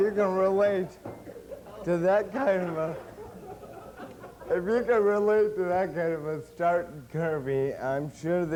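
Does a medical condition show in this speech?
Yes: cerebral palsy; since birth.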